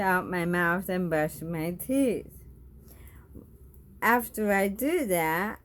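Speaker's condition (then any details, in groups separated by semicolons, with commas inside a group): Bulbar ALS; bulbar onset in lip and tongue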